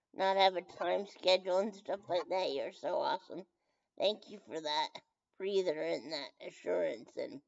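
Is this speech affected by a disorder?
Yes: brain injury.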